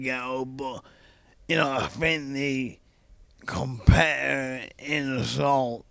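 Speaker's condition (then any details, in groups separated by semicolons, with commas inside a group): ALS; young onset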